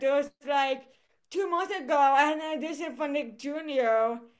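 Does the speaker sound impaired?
Yes: cerebral palsy; second hand surgery done, Botox in legs and arm upcoming, physical therapy, foot surgery planned.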